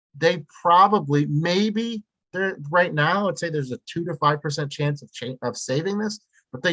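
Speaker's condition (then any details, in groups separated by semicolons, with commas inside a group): No condition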